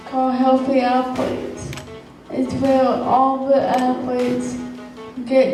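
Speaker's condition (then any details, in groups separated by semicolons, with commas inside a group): Cerebral palsy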